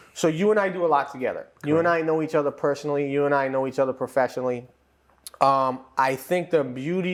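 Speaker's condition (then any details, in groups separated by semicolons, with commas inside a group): No condition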